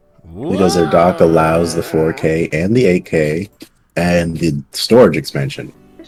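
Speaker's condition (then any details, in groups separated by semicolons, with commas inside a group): No condition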